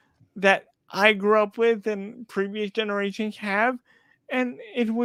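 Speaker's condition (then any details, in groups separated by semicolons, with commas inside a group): Cerebral palsy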